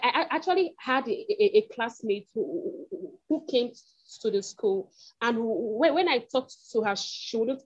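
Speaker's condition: Stutter; developmental stutter since age two, all six siblings stutter, great-grand-uncle stuttered severely, parents fluent; breaks when speaking, stammers in all settings, school, friends, church; repeated sounds, prolonged sounds, blocks

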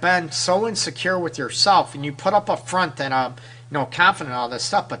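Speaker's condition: No condition

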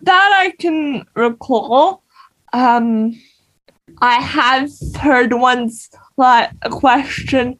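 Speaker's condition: Cerebral palsy; non-progressive

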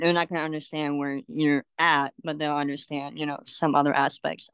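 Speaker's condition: Cleft lip and palate; congenital

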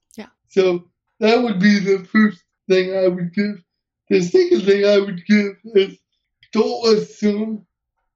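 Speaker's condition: Cerebral palsy; uses wheelchair, hearing intact

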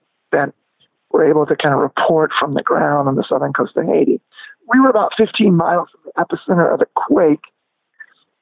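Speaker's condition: Spasmodic dysphonia; voice lost power, grew weaker, lost control, could not hit notes, range shrank high and low, lost singing

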